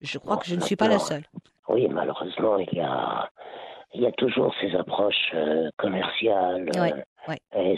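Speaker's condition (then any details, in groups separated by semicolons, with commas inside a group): Laryngeal cancer; laryngeal cancer linked to heavy smoking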